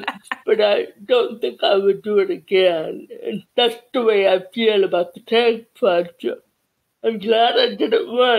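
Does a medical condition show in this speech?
Yes: cerebral palsy; childhood speech therapy.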